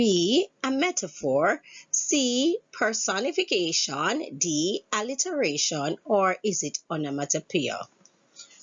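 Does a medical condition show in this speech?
No.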